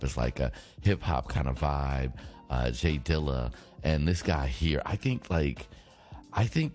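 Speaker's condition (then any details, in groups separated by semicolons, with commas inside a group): No condition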